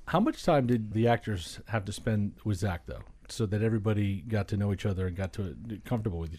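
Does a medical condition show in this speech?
No.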